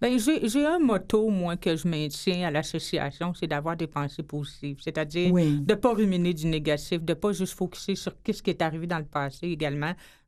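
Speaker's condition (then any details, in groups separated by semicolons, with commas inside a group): Hearing loss; hearing impaired since childhood; expresses herself very well, worked very hard for it, also speaks English well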